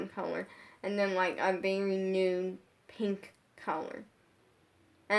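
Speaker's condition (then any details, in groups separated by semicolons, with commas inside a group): Brain injury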